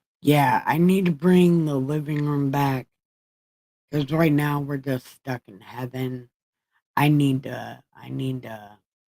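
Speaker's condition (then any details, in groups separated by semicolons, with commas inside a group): Brain injury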